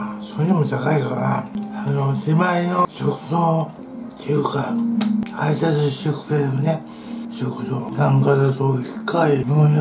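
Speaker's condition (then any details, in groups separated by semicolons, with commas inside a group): Tongue cancer, partial glossectomy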